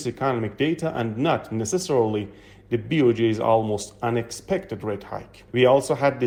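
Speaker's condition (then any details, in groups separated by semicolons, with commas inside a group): No condition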